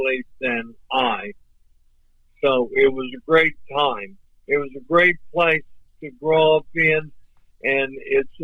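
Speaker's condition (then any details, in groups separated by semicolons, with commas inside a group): ALS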